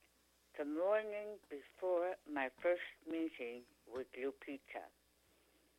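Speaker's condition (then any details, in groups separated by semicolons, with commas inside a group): Tongue cancer; chronic sore throat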